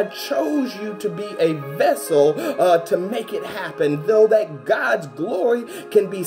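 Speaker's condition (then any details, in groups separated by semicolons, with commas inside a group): No condition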